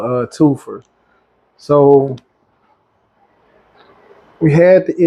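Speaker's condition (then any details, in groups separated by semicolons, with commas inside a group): No condition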